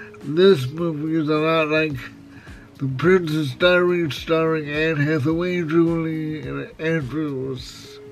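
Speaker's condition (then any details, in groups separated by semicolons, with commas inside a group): Cerebral palsy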